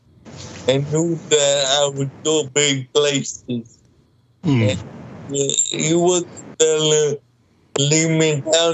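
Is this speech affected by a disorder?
Yes: cerebral palsy, mild.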